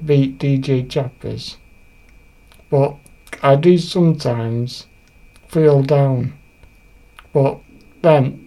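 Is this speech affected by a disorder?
Yes: Duchenne muscular dystrophy; diagnosed at age 5.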